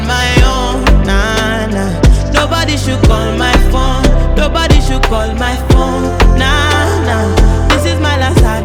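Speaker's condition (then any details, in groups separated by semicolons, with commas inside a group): No condition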